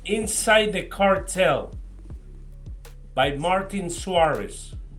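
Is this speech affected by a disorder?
No.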